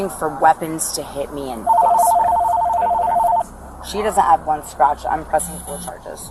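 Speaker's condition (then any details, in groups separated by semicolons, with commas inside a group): No condition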